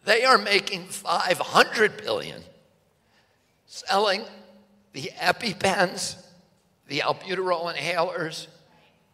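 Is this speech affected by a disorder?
Yes: spasmodic dystonia; onset age 42.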